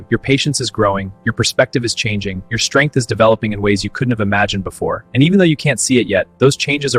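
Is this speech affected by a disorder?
No.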